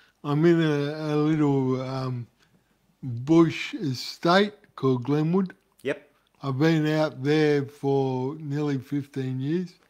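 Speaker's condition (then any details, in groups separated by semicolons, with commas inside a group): Cerebral palsy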